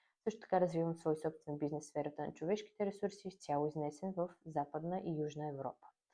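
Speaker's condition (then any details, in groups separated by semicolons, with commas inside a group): No condition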